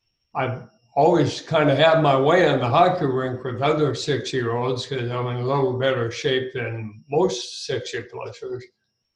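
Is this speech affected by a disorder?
Yes: ALS; ALS with throat onset, first noticed while singing at gigs, age 66, ENT first prescribed Mucinex; throat not responding when singing, could not reach notes, nephew brain surgeon in Boston heard voice change.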